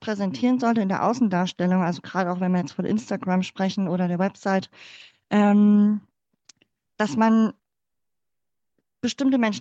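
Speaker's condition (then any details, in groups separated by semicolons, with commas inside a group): Cleft palate; congenital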